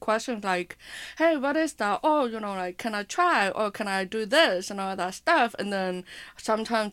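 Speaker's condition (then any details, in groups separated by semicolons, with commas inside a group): Hearing impairment with speech impairment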